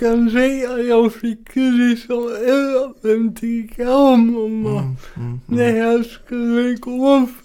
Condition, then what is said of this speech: Cerebral palsy. Det sitter ju mest på talet och balansen